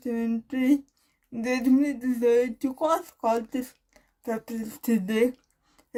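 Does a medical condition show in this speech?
Yes: cerebral palsy.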